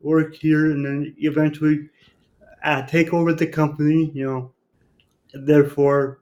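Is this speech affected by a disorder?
Yes: cerebral palsy; completely self-sufficient, lives alone, relearned walking, femur and right ankle surgery at eight, repeat surgery expected.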